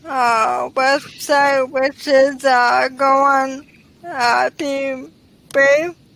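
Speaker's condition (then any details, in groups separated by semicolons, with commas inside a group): ALS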